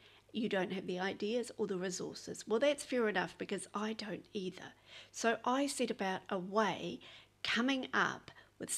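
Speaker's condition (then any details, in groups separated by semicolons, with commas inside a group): No condition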